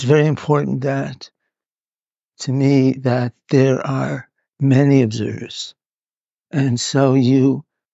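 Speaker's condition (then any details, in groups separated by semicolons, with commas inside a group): Parkinson's; must move about during interview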